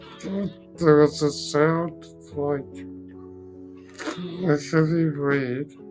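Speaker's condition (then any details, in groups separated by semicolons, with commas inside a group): Duchenne muscular dystrophy; voice recently weakening, tires when talking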